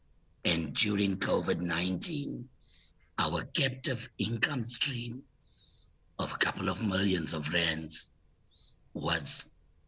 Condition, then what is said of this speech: Laryngectomy. And in COVID level five, I lost my voice.